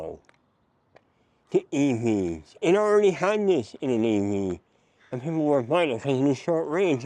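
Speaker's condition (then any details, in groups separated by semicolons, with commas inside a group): Mouth cancer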